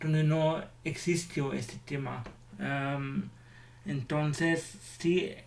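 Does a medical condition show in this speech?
Yes: cerebral palsy.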